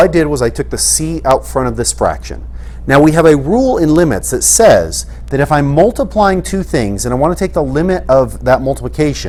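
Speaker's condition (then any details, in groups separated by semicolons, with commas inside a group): No condition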